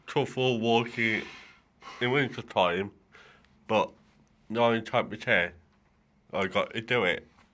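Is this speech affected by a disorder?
Yes: cerebral palsy; needs help shopping.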